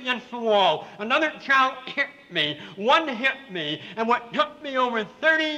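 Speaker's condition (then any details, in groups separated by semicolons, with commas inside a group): Severe cleft palate with lisp; congenital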